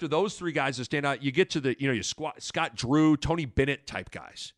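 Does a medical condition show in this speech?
No.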